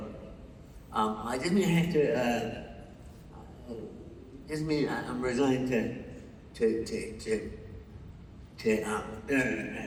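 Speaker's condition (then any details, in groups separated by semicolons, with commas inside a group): Parkinson's; loses train of thought mid-sentence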